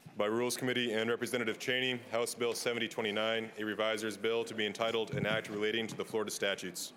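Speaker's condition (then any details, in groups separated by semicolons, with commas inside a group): No condition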